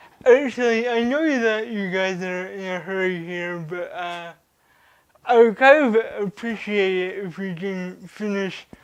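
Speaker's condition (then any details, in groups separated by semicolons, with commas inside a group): Cerebral palsy; from birth; hard to understand, slower on some words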